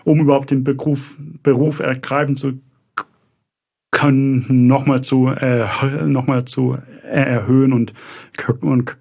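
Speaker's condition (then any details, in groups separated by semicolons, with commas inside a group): Stuttering; developmental, lifelong, possibly inherited, father stuttered, brother fluent, logopedic speech therapy, constant since second grade; stuttering audible within first 20 seconds of speaking, listener must be patient; prolonged sounds, blocks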